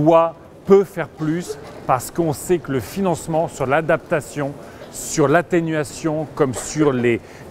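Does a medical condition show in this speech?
No.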